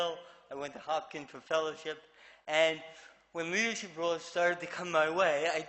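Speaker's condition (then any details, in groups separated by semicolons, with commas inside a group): Cerebral palsy; affects movement and speech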